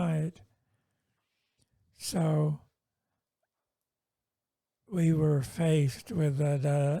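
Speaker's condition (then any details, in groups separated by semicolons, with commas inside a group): Multiple sclerosis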